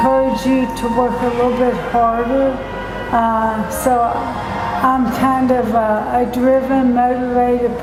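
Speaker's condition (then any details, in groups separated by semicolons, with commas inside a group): ALS; bulbar onset, mouth and speech; diagnosed six weeks ago, very early, riluzole, stem cell IV; very difficult swallowing and chewing, less choking, less slurring recently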